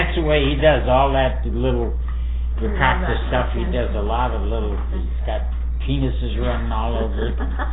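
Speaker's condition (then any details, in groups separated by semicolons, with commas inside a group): No condition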